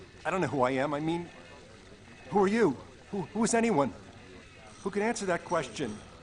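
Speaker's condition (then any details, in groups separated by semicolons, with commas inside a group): No condition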